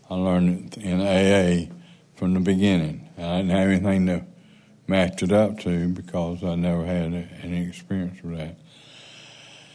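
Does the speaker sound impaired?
Yes: Parkinson's; speaking seated instead of at podium because of fall risk.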